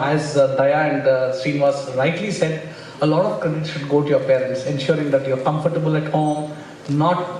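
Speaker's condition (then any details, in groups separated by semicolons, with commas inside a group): No condition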